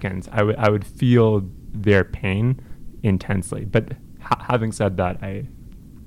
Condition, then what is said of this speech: Stuttering. I would say that I always do.